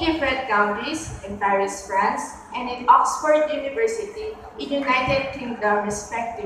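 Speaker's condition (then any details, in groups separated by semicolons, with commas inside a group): No condition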